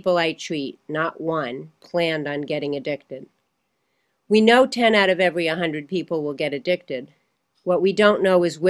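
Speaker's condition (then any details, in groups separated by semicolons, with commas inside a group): No condition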